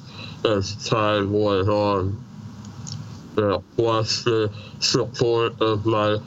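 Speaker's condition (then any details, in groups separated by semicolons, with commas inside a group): Treacher Collins syndrome; congenital, severe cleft palate, emergency tracheotomy at birth, born deaf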